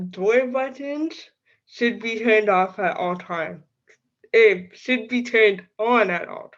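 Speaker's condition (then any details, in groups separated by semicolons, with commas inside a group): Cerebral palsy; from birth, affects walking, walker, wheelchair, sometimes cane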